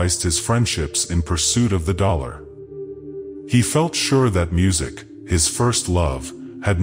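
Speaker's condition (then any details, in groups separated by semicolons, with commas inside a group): No condition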